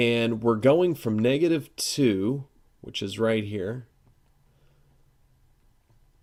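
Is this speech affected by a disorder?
No.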